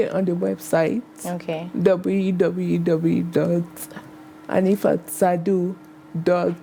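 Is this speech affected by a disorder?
Yes: cerebral palsy.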